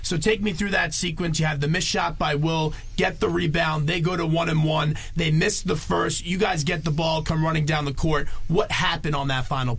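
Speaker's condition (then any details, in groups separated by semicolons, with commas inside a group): No condition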